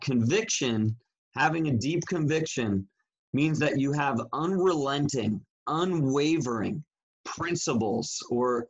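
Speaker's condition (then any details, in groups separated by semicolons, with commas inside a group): No condition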